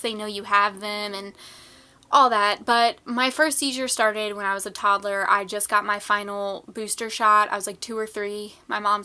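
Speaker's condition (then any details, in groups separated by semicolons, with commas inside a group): No condition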